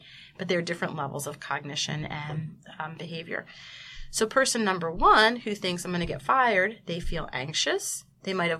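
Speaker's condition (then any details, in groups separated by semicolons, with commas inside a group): No condition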